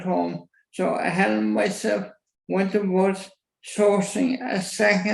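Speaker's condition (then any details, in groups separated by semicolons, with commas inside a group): Motor neuron disease; about 18 plus years since onset, physiotherapy, still mobile; uses breathing machine, physiotherapy for breathing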